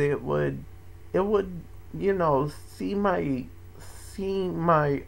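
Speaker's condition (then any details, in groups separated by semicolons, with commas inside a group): Cerebral palsy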